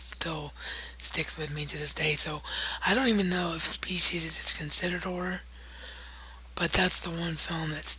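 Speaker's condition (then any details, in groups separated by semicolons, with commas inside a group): Cerebral palsy; wheelchair bound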